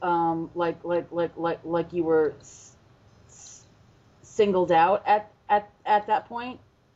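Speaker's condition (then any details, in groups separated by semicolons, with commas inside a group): Stuttering; stuttering since childhood, kept hidden in childhood due to critical, yelling father; formerly avoided speaking situations, speechless at first self-help group meeting, said name and stutter by fourth or fifth; repeated sounds, repeated words, blocks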